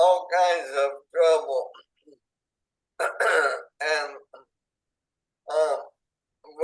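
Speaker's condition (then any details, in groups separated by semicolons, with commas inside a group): ALS, speech-generating device; onset in hands and arms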